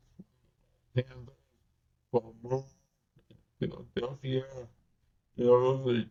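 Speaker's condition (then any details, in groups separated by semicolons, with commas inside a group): Cerebral palsy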